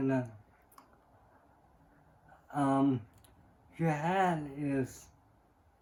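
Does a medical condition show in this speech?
Yes: cerebral palsy.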